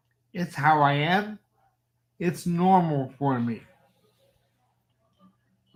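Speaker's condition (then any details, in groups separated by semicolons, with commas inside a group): Cerebral palsy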